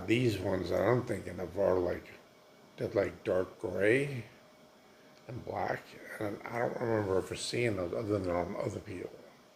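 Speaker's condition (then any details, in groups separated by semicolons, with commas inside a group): Multiple sclerosis; dry mouth, dry food hard to swallow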